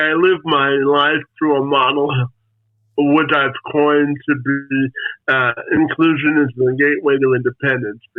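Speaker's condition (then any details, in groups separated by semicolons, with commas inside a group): Spastic quadriplegic cerebral palsy; spastic quadriplegic cerebral palsy, from birth, multiple leg operations; age 32, medical options exhausted; speech affected, slow to understand, had speech therapy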